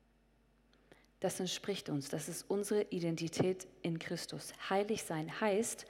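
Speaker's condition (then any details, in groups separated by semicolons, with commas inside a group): No condition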